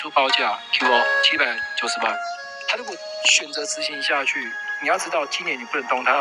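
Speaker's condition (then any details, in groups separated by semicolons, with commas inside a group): No condition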